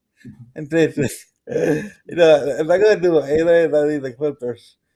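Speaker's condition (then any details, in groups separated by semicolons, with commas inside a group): Cerebral palsy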